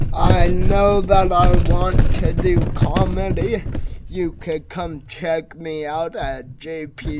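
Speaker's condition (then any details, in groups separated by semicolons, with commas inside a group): Multiple sclerosis; affects hands and left arm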